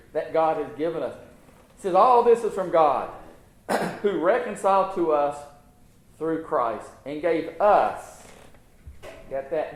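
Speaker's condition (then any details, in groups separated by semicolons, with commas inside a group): No condition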